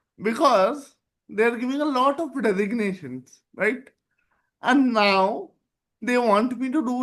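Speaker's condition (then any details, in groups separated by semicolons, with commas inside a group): Cerebral palsy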